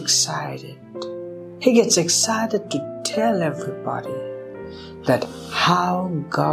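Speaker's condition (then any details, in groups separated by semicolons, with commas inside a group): No condition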